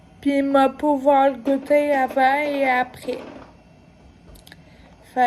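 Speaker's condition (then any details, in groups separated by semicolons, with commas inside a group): Ataxia; degenerative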